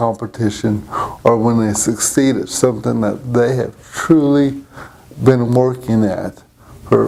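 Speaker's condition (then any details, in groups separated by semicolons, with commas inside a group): Cerebral palsy; present from birth; falls at times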